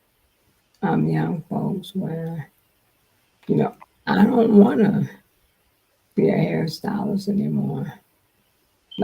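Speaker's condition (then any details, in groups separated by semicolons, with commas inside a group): Multiple sclerosis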